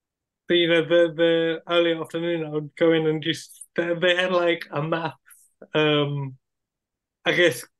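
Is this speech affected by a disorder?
Yes: cerebral palsy; acquired brain injury, wheelchair user.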